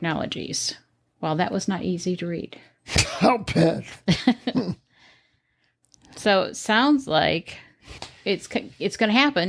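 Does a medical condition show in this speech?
No.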